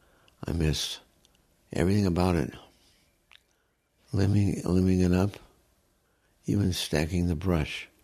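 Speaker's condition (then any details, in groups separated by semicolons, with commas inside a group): Progressive supranuclear palsy; degenerative, specialized form of Parkinson's; diagnosed about a year ago, cannot stand up, eyesight, vision and handwriting badly worsened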